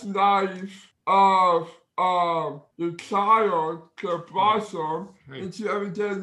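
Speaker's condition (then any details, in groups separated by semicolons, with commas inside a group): Down syndrome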